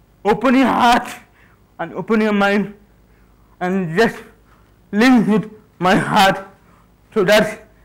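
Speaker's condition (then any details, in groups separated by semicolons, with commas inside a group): Cerebral palsy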